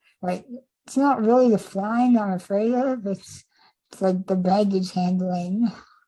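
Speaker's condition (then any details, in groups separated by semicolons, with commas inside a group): Spinal muscular atrophy type 2; type 2, limbs affected, contractures; daily oral medication, stable or improving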